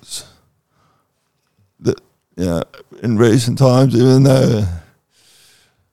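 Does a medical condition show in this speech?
Yes: cerebral palsy.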